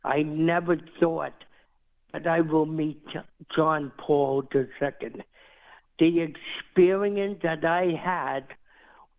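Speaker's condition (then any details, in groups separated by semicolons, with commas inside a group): Cerebral palsy; walks independently, climbs stairs to top of Empire State Building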